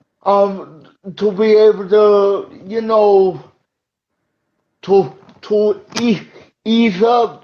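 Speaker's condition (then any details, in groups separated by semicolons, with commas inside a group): Cerebral palsy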